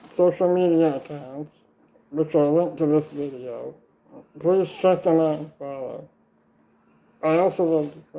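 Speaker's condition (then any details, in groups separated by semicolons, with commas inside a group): Duchenne muscular dystrophy; tracheostomy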